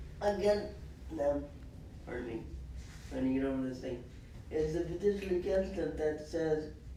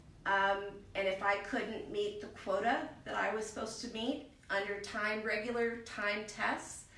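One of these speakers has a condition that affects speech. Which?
The first: cerebral palsy.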